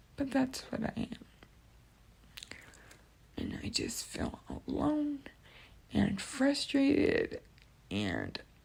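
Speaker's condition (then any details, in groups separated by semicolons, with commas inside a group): Cerebral palsy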